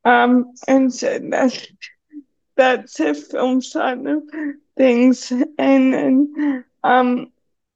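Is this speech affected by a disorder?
Yes: cerebral palsy; cerebral palsy affecting right side of body including right hand.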